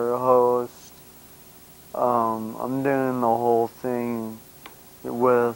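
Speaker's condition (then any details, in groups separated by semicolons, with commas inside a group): Brain injury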